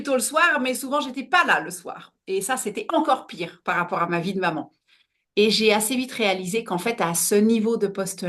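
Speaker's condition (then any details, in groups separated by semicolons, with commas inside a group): No condition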